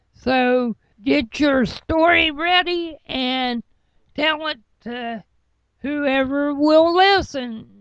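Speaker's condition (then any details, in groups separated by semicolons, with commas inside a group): Cerebral palsy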